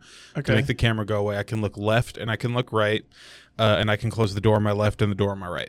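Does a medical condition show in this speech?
No.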